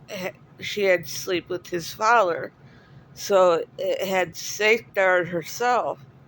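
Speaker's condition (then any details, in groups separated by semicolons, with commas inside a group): Cerebral palsy; speaks differently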